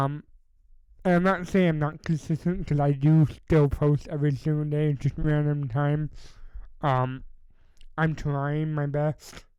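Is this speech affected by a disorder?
Yes: cerebral palsy.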